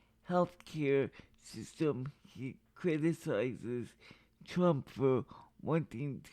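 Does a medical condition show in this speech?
Yes: cerebral palsy.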